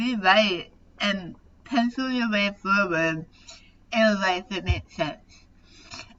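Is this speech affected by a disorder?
Yes: tongue cancer surgery.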